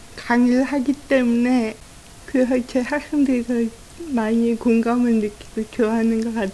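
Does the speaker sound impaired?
Yes: cerebral palsy with speech disability; neonatal jaundice cause, diagnosed at two years four months, physical disability, not walking past age two; uses assistive communication technology to lecture, otherwise class runs over time; childhood difficulty pronouncing native language, speech and physical therapy rehabilitation center from age three.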